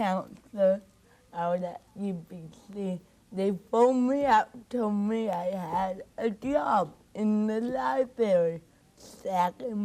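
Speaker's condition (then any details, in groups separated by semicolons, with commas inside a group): Cerebral palsy; speech improved over past year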